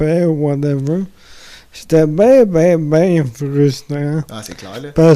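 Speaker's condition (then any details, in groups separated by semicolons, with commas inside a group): Amyotrophic lateral sclerosis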